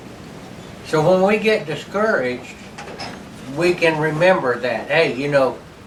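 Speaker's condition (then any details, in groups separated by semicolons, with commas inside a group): No condition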